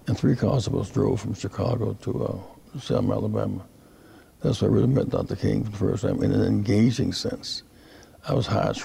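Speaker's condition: Parkinson's disease; speech therapy

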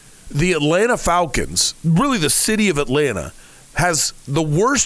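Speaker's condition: No condition

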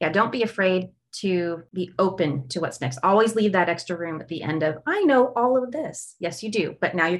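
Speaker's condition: No condition

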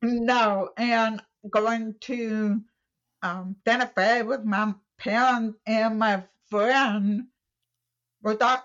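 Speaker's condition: Deaf, cochlear implant user; cochlear implant at 33

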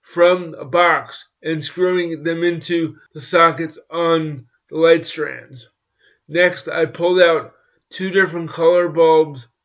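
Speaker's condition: Cerebral palsy; walks with crutches

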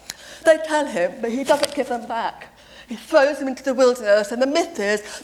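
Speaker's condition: Deafness; deaf since age seven

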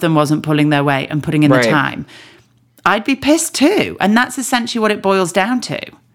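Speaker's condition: No condition

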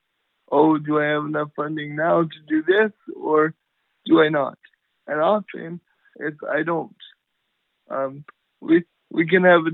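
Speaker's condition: Cerebral palsy; power wheelchair

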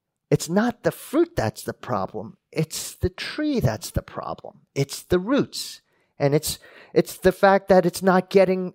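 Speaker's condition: No condition

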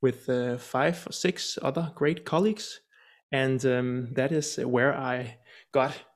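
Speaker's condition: No condition

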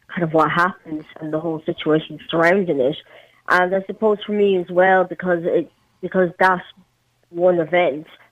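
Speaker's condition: Cleft palate; congenital

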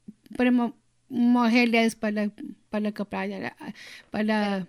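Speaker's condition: Down syndrome; 24 years old; often answers for her

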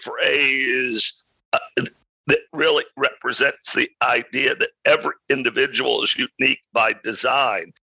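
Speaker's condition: Spasmodic dysphonia; can do interviews

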